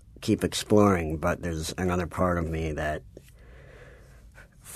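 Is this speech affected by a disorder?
Yes: cleft palate; cleft palate possibly audible in voice.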